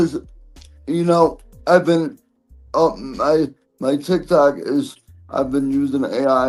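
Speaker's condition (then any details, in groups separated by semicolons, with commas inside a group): Cerebral palsy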